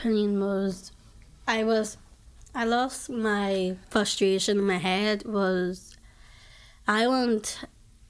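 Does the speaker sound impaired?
Yes: Down syndrome; diagnosed by doctor, early warning she might never talk or walk; age 21; early prediction she might never talk, now speaks publicly, including at UN in Geneva.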